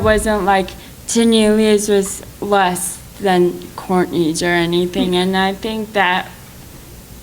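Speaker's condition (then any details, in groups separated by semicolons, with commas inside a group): Cerebral palsy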